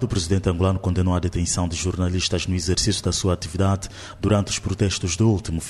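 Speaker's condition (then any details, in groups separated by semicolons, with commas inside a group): No condition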